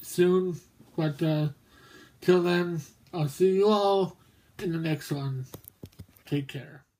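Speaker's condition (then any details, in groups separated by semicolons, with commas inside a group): Mobius syndrome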